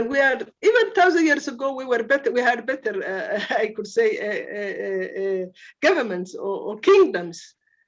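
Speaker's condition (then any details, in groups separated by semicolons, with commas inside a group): No condition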